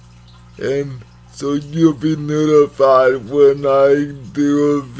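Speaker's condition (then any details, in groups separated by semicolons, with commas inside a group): Cerebral palsy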